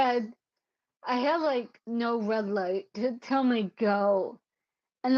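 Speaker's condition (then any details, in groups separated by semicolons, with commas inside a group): Cerebellar ataxia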